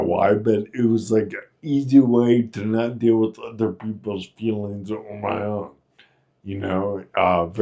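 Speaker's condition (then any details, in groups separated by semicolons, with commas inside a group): Friedreich's ataxia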